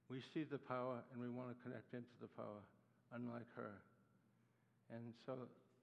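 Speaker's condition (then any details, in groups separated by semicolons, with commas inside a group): Parkinson's disease; Parkinson's attacks muscles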